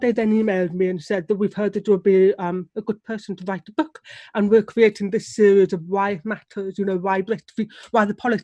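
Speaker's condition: Deafness; relies on lip reading

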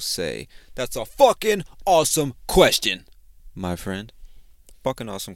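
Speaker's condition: No condition

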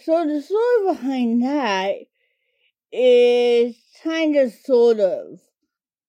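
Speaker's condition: Cerebral palsy; speech primarily affected

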